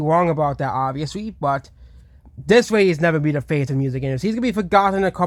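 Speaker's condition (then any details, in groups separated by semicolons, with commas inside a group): No condition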